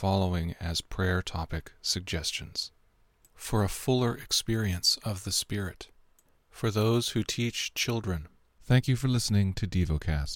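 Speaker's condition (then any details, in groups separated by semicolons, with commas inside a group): No condition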